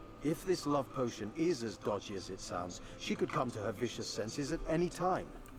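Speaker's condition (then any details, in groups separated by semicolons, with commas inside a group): No condition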